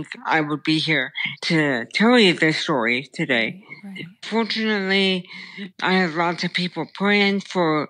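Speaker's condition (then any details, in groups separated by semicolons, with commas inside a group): Brain stem tumor; childhood onset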